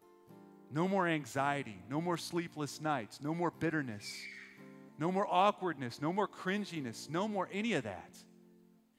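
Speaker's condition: No condition

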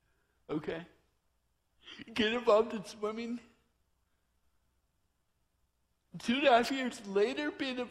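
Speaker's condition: Torsion dystonia; hand tremor found at age 5

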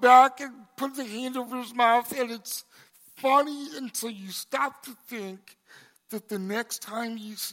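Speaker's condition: Cerebral palsy; congenital

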